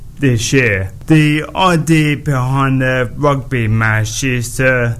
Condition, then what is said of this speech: ALS (motor neuron disease). But obviously my speech has been heavily impacted, and it's slowed down and sounds quite slurred around the edges.